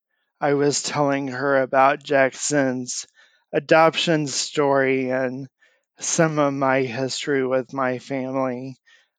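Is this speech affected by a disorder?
Yes: amyotrophic lateral sclerosis; onset last fall, leg bouncing at rest, muscle twitches, weakness in legs and arms, walker since falls; months since diagnosis, on treatment, can't dress self, sometimes needs help brushing teeth; still able to speak, voice and message banking done for future speech loss.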